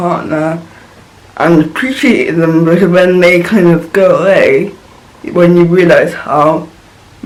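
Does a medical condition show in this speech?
Yes: cerebral palsy.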